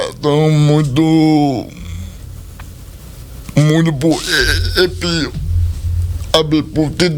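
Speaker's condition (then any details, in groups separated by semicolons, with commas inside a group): Cerebral palsy; speech not normal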